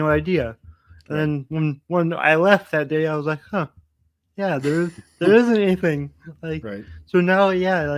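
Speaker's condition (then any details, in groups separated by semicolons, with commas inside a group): Cerebral palsy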